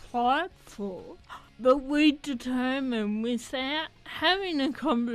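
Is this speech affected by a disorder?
Yes: athetoid cerebral palsy; athetoid cerebral palsy, from birth, wheelchair; voice slightly affected.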